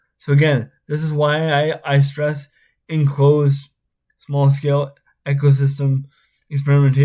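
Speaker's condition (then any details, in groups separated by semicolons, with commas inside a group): Spastic cerebral palsy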